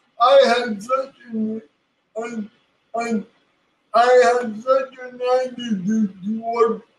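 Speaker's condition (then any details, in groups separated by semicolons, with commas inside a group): Cerebral palsy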